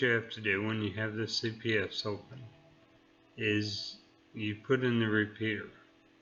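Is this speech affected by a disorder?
Yes: neurological disease.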